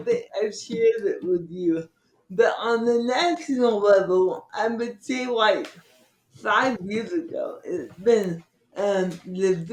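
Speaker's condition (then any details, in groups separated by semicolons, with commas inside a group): Cerebral palsy; from birth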